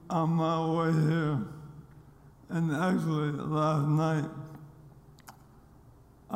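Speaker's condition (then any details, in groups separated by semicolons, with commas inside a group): ALS; seen crawling on stage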